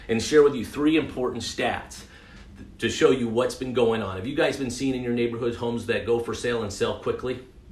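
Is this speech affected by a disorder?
No.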